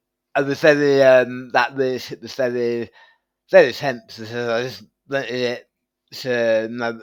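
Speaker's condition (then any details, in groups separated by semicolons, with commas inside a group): Tongue cancer surgery; right-side tongue surgery, several operations, chemoradiation afterward; recovering from major surgery and chemoradiation; temporary tracheostomy for breathing with post-surgical swelling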